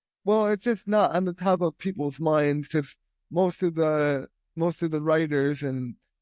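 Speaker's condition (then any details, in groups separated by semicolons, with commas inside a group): Spastic quadriplegic cerebral palsy; speech impairment from brain injury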